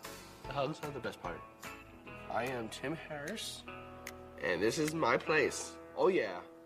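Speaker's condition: Down syndrome; diagnosed disability

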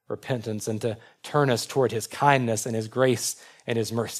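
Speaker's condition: No condition

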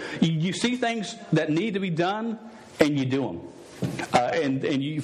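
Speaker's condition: Stuttering; long-standing stutter, present over 24 years, once fought calling to teach because unable to talk; says words would come out all wrong and different if he tried witnessing speech; repeated sounds, repeated words

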